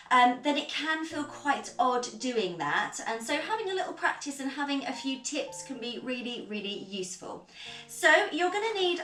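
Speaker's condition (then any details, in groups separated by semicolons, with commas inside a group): No condition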